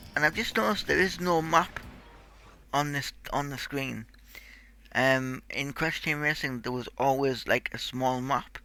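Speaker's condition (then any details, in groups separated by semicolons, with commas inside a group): Cerebral palsy; tight muscles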